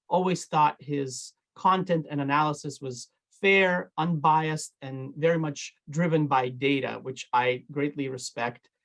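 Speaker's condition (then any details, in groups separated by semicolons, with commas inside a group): No condition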